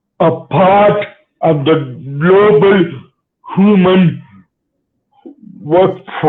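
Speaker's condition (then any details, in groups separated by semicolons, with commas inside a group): Cerebral palsy; spastic type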